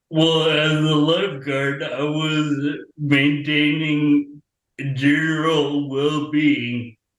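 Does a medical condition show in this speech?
Yes: traumatic brain injury; caused by accident.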